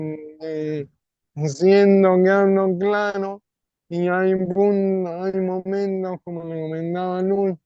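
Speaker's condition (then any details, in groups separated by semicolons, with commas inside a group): ALS; non-bulbar form; over 3 years since onset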